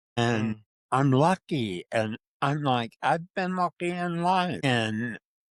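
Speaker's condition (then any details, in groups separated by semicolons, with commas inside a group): Parkinson's disease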